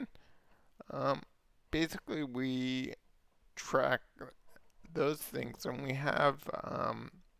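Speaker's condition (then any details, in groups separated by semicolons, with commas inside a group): Multiple sclerosis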